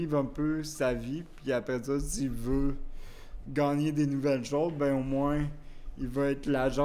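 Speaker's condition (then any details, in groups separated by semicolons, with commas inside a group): Cerebral palsy; wheelchair use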